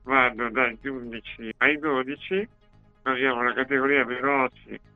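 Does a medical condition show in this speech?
Yes: Duchenne muscular dystrophy; walked until age 10, then first electric wheelchair due to disease; age 37, uses electric wheelchair.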